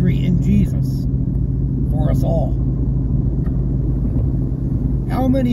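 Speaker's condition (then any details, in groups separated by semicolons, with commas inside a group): No condition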